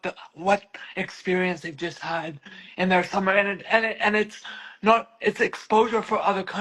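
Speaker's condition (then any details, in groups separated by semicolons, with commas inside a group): Cerebral palsy; spastic diplegia, all limbs, legs worse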